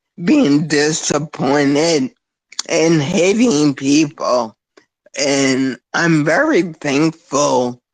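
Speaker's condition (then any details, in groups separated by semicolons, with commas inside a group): Spinocerebellar ataxia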